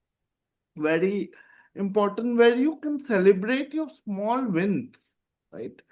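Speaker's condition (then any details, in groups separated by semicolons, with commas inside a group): Cerebral palsy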